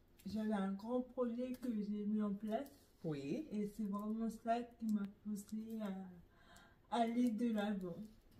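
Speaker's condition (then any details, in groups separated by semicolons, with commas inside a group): Neurological dystonia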